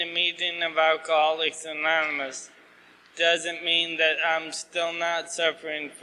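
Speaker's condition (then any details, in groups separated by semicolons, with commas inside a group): ALS; asked to talk slower, clearer, losing voice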